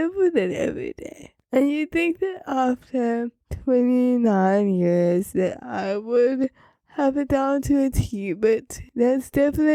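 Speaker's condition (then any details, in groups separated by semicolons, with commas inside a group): Cerebral palsy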